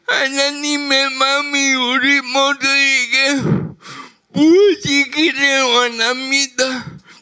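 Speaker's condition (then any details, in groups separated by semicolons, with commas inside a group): Brain lesion disability grade 1, severe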